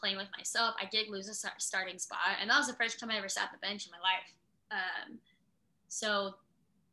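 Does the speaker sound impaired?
Yes: cleft lip and palate; about two surgeries a year until age 10-11, jaw realignment surgery going into junior year, last cleft surgery four in one; speech therapy in San Antonio after a later stroke, speech returned faster than other abilities.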